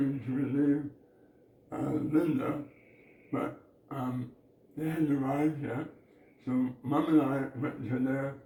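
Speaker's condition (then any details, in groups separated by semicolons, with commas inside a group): Oral cancer; base of tongue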